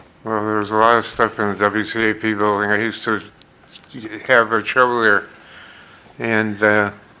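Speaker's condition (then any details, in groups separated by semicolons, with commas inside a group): Parkinson's; severe, shaking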